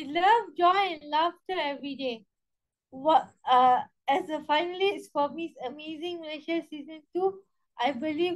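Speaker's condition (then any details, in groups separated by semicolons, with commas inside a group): Cerebral palsy spastic quadriplegia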